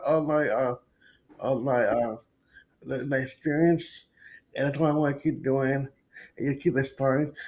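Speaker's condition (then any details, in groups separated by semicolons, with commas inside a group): Cerebral palsy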